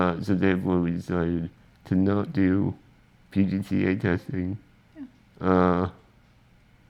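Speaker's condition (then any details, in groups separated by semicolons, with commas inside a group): Spinal muscular atrophy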